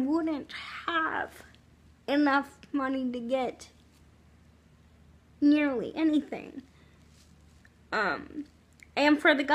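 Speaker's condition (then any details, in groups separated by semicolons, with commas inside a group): Cerebral palsy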